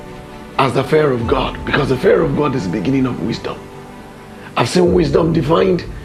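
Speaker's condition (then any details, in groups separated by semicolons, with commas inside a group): No condition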